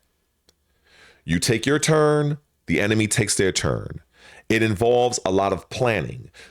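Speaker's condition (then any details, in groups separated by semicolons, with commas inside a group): No condition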